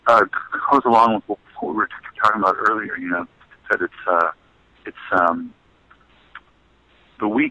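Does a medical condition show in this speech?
Yes: stuttering; speech impediment dealt with through the years; stutter shows on saying stuttering during interview; hard time speaking, word stutter with s and e together among hardest to say; here repeated sounds, repeated words.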